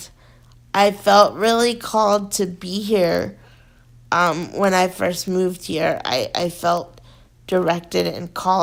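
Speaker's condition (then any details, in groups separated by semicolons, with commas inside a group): Cerebral palsy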